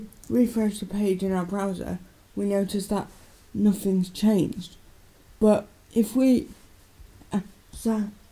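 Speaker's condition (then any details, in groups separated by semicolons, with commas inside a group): Cerebral palsy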